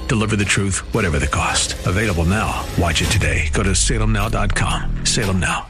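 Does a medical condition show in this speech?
No.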